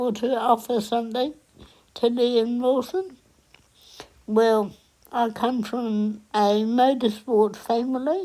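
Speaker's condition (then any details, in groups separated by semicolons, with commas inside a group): Cerebral palsy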